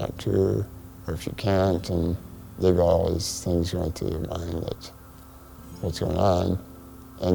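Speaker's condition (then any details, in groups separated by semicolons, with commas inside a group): Spinal muscular atrophy; lungs affected; cannot speak loudly, lung involvement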